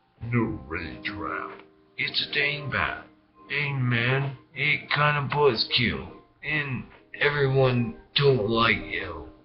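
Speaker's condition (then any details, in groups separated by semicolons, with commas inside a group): Brain injury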